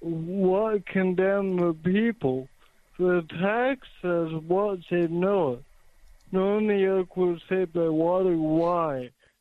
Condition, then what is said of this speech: Cerebral palsy. It's all ... because his disability causes him to speak slowly.